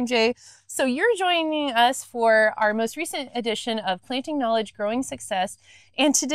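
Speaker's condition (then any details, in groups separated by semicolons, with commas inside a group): No condition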